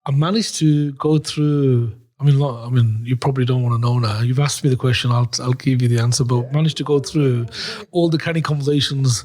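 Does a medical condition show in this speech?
No.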